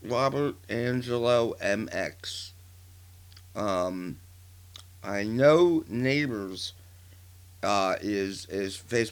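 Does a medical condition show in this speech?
Yes: partial glossectomy for tongue cancer; stage 3, 40% of right side of tongue removed, tracheotomy, neck lymph node spread, recurrence; about a year since onset, chemotherapy and radiation completed, healing, divot in neck.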